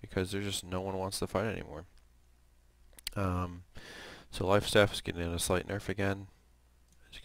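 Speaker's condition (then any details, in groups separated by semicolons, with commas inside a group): No condition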